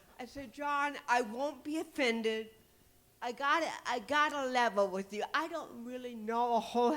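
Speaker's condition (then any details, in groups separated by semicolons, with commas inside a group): Cerebral palsy; titanium neck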